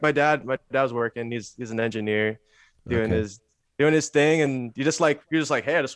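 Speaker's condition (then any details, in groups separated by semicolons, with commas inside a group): No condition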